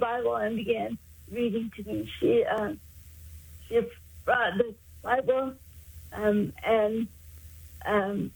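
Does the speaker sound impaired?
Yes: cerebral palsy; congenital, born about 3 months early.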